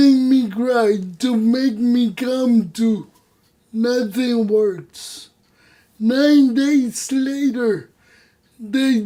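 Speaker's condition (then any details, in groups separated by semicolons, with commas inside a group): Cerebral palsy; no voice control, unusual voice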